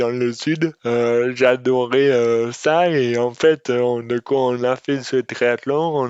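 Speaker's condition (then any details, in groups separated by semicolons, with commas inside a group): Dystonia; speech disorder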